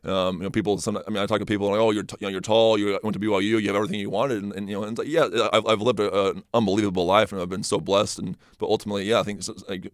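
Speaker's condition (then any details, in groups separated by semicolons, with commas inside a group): Stutter; stutter first noticed in high school, magnified on mission while learning Spanish; trips over words, can't get words out off the cuff, less when prepared, confident; repeated sounds, repeated words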